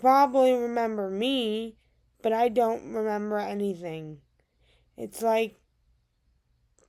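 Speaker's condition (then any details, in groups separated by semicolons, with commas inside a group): Cerebral palsy; diagnosed around age 2 or 3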